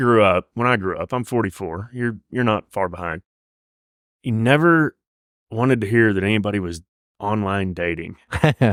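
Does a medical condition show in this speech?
No.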